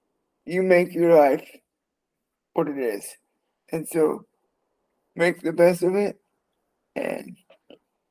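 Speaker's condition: Cerebral palsy; wheelchair user

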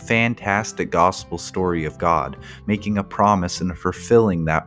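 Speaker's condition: No condition

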